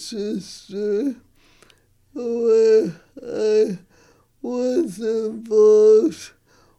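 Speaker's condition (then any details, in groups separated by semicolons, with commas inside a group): ALS; talking more difficult, facial muscles weaker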